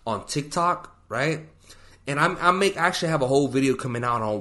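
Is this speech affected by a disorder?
No.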